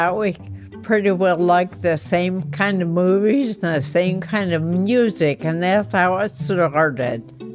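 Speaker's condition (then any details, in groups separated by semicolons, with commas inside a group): Ataxia; affects motor skills and voice; progressive, cannot write or type; speaking problems over last couple of years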